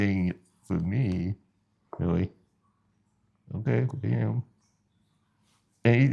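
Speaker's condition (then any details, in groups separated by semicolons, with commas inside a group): Spinal muscular atrophy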